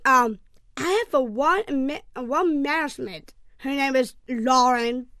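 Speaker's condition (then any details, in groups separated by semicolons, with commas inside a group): Down syndrome; diagnosis confirmed about 2 weeks after birth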